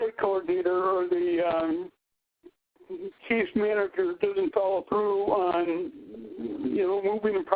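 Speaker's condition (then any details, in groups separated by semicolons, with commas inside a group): Cerebral palsy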